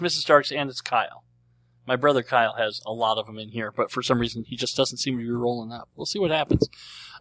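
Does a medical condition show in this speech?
Yes: cleft lip and palate; treated as a baby.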